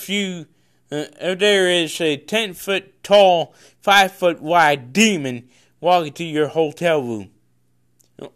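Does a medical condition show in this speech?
Yes: cerebral palsy; congenital.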